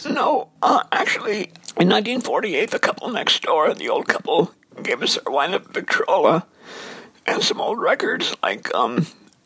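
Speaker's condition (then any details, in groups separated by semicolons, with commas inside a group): Dysphonia; onset during recording project, lost singing voice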